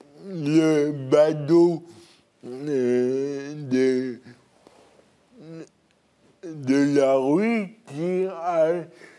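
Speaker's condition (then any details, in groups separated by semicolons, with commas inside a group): Cerebral palsy; birth injury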